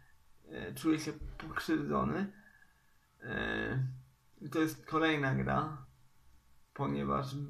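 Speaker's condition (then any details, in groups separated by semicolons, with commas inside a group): Cerebral palsy; uses wheelchair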